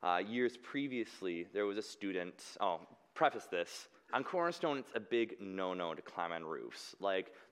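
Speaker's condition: No condition

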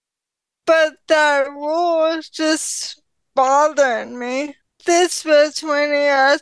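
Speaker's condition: ALS; slower progression than expected

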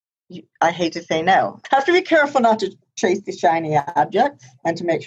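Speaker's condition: Profound hearing loss, congenital, high-frequency

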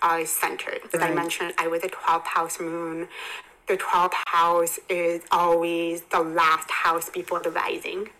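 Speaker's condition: Hearing impairment; bilateral cochlear implants

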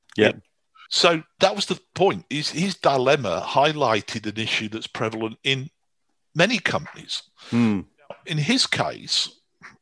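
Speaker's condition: No condition

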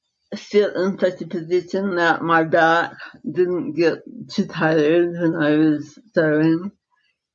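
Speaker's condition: Dystonia, secondary to encephalitis; almost no hand

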